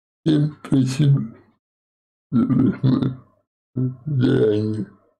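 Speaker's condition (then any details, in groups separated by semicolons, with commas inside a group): Cerebral palsy; childhood onset, uses one hand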